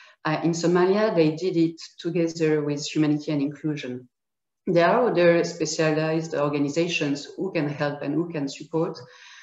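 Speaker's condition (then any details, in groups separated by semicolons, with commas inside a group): No condition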